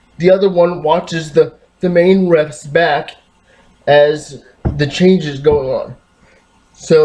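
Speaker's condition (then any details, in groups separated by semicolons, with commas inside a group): Cerebral palsy, spastic diplegia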